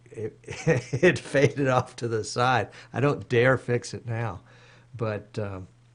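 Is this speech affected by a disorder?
No.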